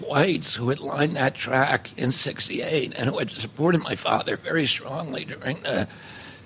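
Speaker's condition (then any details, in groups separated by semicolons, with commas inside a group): Spasmodic dysphonia; voice rough and shaky, mistaken for crying, tight cords blocked air, formerly failed completely, worse before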